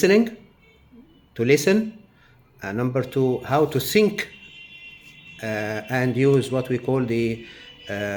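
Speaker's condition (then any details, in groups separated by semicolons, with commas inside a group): No condition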